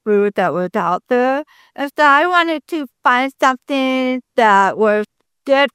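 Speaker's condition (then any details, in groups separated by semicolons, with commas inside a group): Deafness, congenital; speaks very well per host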